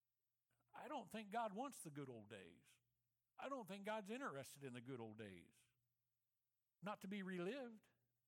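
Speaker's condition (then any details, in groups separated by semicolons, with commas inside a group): No condition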